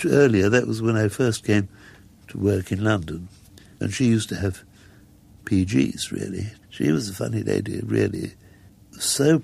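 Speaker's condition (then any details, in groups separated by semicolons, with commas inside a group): Muscular dystrophy; progressive, wheelchair user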